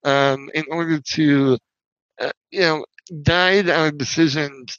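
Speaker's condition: Spinal muscular atrophy; wheelchair user

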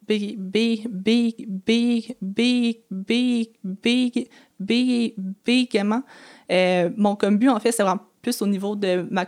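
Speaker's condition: Stuttering; que-que-que; repeated sounds

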